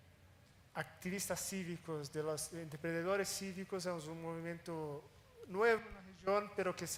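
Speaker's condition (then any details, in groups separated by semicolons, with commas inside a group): No condition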